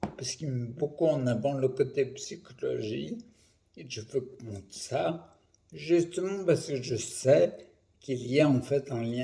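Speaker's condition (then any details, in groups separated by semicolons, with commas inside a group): Primary progressive multiple sclerosis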